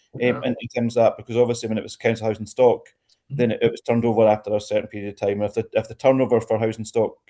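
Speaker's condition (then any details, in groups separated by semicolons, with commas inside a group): No condition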